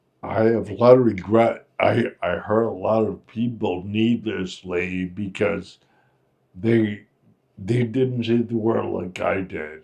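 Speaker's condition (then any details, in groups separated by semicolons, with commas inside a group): Friedreich's ataxia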